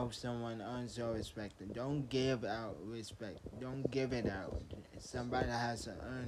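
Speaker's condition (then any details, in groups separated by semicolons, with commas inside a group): Traumatic brain injury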